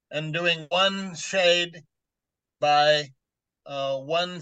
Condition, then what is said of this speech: Aphasia. The only things that get to me is aphasia.